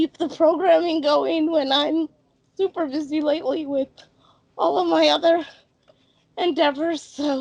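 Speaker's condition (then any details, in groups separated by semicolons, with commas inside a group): Cerebral palsy; speech therapy in childhood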